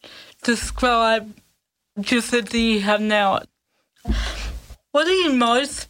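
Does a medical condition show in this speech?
Yes: cerebral palsy; present from birth.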